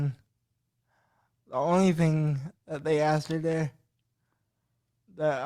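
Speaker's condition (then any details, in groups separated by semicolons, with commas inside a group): Cerebral palsy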